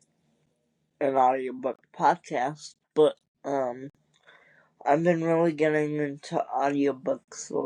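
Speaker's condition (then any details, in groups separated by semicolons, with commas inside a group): Cerebral palsy; wheelchair user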